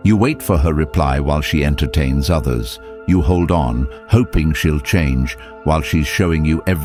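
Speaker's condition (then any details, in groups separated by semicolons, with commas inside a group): No condition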